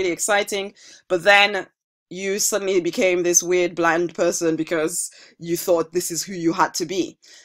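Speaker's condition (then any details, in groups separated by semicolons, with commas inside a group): No condition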